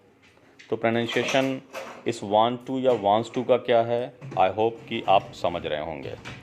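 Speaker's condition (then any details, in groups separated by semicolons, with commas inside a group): No condition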